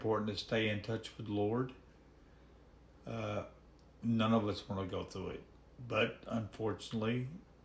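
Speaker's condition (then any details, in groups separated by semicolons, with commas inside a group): ALS, severe; speech severely hampered, difficulty swallowing, thicker liquids easier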